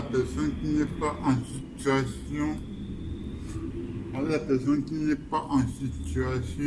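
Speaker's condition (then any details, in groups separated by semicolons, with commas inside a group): Cerebral palsy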